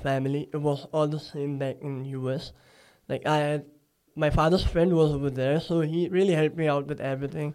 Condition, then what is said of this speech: Cleft palate. Like, I talk from my nasal cavity.